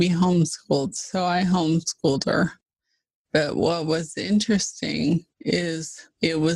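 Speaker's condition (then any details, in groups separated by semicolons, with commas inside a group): ALS (Lou Gehrig's disease)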